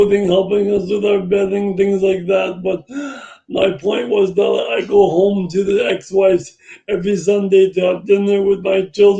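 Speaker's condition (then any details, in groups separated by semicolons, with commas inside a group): Brain injury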